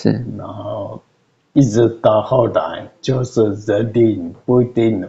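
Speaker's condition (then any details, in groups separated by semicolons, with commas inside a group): Cerebellar atrophy; sudden onset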